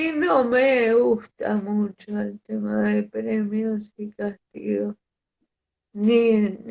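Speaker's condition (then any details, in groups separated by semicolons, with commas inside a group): Cerebral palsy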